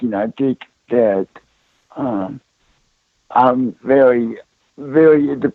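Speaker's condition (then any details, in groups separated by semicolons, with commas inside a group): Cerebral palsy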